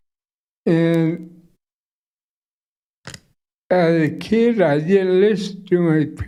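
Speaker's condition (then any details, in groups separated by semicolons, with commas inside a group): Traumatic brain injury; cannot talk well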